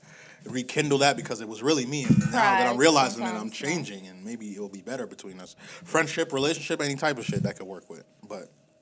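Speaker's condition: No condition

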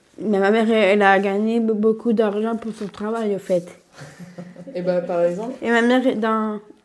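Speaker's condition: Down syndrome (trisomy 21)

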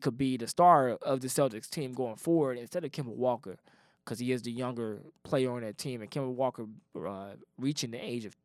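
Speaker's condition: No condition

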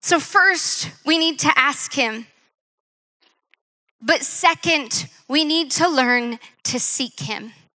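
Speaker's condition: No condition

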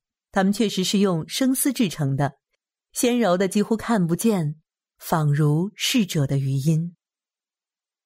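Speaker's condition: No condition

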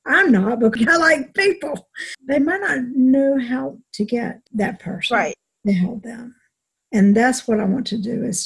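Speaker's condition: Aphasia after stroke; severe stroke at home, right-sided numbness, right hand and leg weakness, drives using left foot on accelerator; chronic, speech therapy, Shirley Ryan AbilityLab aphasia program, individual and small-group therapy twice daily, earlier therapy Wilmington; speaks in short, sometimes fragmented sentences

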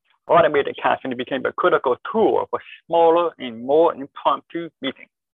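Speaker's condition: Deafness, born deaf, cochlear implant

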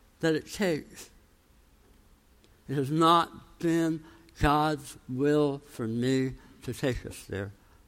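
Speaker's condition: Tongue cancer, jaw reconstruction, osteonecrosis of jaw after radiation; titanium implants

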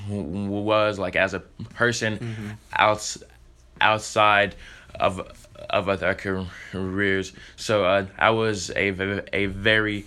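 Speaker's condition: Stuttering; stutter since early childhood, present in pre-k at Edna Row Elementary, formerly used a click sound; gotten better over the years, high school freshman, theater and musicals built speaking confidence; pauses and gets stuck, easier when rehearsed or singing, still stutters on stage; repeated sounds, repeated words

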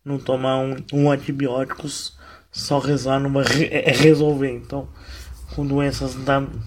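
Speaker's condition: Cerebral palsy, mild; no medication

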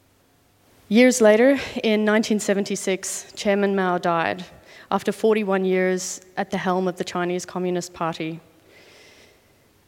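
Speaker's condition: No condition

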